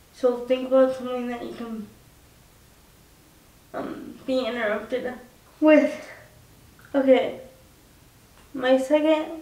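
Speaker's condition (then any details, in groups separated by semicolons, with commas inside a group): Cerebral palsy (spastic quadriplegia)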